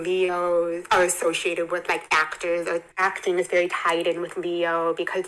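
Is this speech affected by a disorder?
Yes: hearing impairment, congenital, bilateral cochlear implants; further hearing loss at 27.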